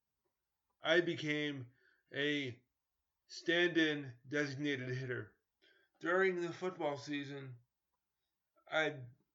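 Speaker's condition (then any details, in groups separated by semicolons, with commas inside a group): Cerebral palsy; stroller in early childhood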